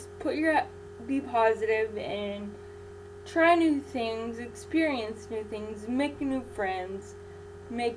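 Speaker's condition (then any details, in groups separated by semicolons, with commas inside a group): Cerebral palsy; able to talk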